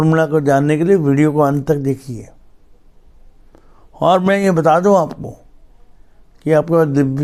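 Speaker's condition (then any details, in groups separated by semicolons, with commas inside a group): Cerebral palsy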